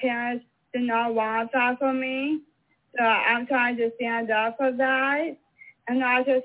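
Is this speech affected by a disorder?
Yes: mosaic Down syndrome.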